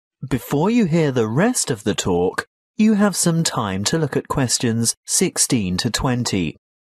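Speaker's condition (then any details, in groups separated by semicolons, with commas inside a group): No condition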